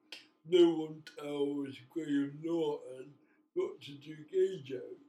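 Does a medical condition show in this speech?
Yes: cerebral palsy.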